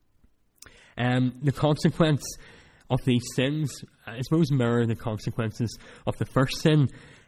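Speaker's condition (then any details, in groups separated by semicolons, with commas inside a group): Cleft palate; speech not that clear at times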